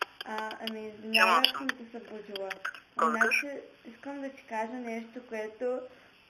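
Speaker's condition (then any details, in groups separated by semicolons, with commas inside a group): No condition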